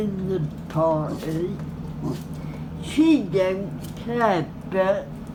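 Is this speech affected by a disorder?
Yes: cerebral palsy; spastic.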